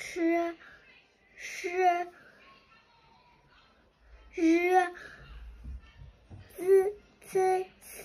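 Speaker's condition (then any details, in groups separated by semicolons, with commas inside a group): Cerebral palsy; premature birth, hypoxia-ischemia; ongoing rehabilitation, learning to walk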